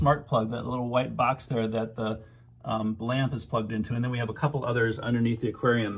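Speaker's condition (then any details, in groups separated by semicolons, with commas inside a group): No condition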